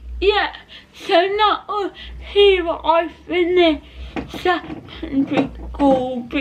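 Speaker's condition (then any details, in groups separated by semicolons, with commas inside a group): Cerebral palsy; not quadriplegic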